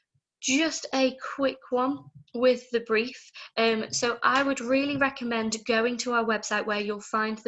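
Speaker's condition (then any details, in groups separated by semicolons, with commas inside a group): No condition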